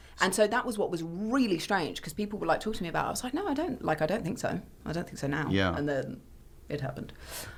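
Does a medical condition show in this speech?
No.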